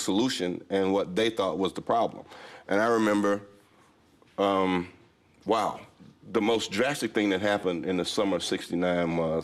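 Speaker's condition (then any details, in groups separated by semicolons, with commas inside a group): No condition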